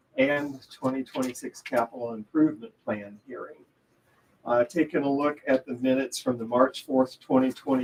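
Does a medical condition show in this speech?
No.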